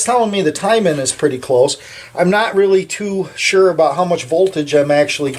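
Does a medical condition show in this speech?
No.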